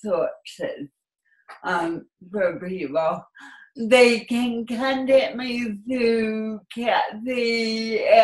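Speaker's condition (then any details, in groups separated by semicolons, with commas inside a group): Cerebral palsy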